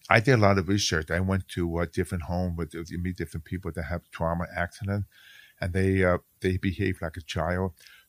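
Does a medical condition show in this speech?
Yes: hearing loss; hearing loss from childhood, with severe speech impediment as a kid.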